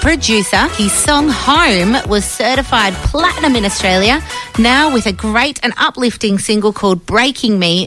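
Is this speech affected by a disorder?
No.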